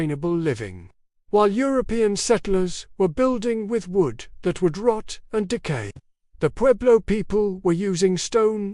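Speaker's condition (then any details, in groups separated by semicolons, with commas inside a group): No condition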